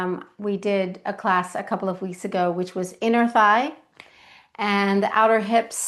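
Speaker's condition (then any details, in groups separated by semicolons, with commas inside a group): No condition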